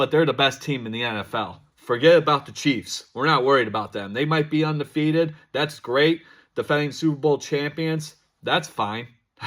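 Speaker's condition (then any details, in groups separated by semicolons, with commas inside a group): No condition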